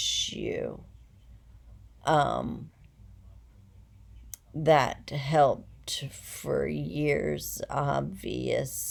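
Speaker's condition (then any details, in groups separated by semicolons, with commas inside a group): Essential tremor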